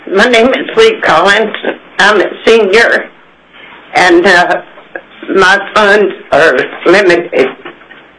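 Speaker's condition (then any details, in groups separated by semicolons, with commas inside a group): Trouble speaking; senior, older adult; self-reported trouble speaking, said to be noticeable, chair said no problem, communicated very clearly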